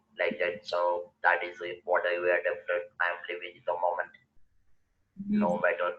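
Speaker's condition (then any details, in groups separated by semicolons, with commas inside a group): Total laryngectomy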